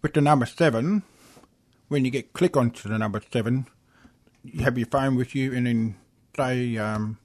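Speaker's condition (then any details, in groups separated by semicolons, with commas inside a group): Hearing loss with cochlear implants; hears fridge motor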